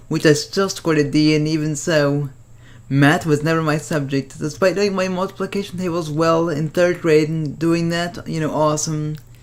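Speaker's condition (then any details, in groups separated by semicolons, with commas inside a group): Cerebral palsy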